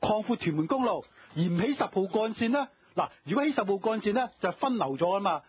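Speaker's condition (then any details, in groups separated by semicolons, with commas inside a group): No condition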